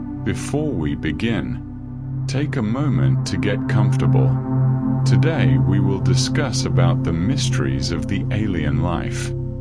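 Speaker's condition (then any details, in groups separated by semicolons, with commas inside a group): No condition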